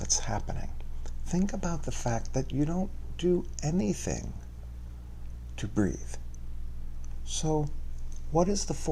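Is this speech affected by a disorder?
No.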